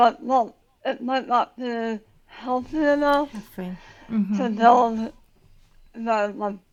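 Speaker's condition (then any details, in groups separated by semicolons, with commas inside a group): Tongue cancer surgery; most of tongue removed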